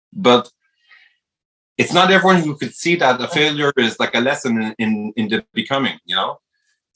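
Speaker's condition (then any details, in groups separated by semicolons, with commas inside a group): No condition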